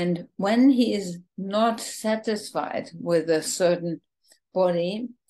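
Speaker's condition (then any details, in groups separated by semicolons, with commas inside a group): ALS, bulbar form, bulbar onset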